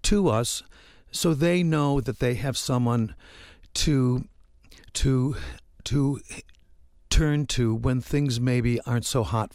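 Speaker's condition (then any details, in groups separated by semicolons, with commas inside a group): Stutter, mild; self-described little stutter, noticeable to listeners; repeated sounds, prolonged sounds, blocks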